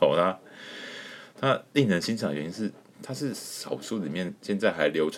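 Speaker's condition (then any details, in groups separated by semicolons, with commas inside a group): No condition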